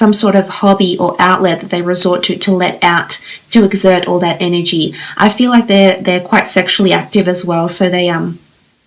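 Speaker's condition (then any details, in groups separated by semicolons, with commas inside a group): No condition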